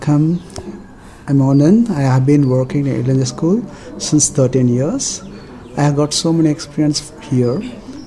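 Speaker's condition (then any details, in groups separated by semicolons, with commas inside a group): No condition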